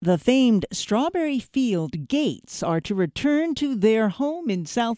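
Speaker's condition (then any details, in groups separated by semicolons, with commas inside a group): No condition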